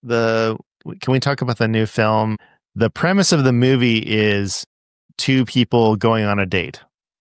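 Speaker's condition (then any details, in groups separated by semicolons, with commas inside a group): No condition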